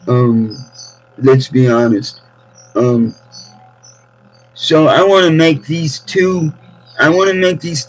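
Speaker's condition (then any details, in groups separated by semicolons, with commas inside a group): Cerebral palsy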